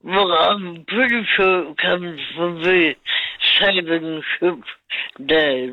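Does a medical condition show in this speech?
Yes: cerebral palsy; lifelong, affects walking and speech; speech often mistaken by others for drunkenness.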